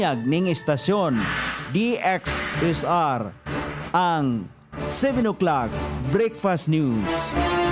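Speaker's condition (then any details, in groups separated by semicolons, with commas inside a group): No condition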